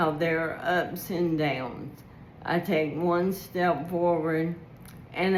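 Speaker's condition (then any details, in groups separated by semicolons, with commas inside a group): ALS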